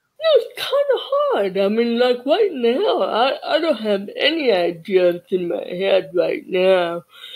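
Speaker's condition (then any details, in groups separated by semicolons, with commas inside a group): Cerebral palsy; childhood speech therapy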